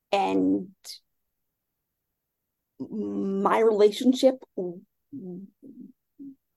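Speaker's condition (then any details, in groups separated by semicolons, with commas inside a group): Stuttering; stuttering since childhood, speech therapy restarted in adulthood, fifth speech therapist; avoidance reduction therapy and REBT at AIS for about 6 years; unavoidable phone talk at work, uses email for much communication; blocks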